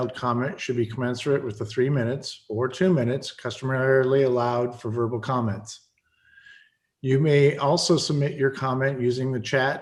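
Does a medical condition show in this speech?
No.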